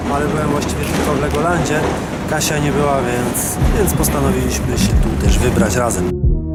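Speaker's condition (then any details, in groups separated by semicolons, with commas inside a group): No condition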